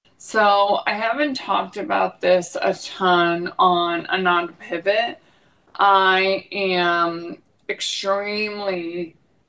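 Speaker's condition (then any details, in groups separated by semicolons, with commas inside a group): ALS; uses a voice amplifier when talking, host hears her fine without it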